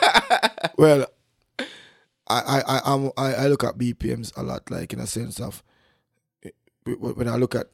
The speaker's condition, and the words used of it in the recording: Stuttering. So it's music with me if we can talk.